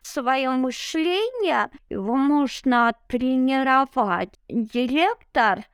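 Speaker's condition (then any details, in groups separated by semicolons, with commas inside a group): Cerebral palsy; no wheelchair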